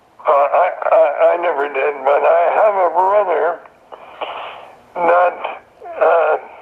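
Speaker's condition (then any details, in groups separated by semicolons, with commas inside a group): Throat cancer; survivor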